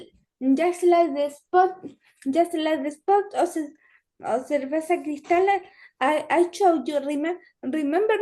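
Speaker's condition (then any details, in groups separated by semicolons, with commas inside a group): Cerebral palsy; limits current activity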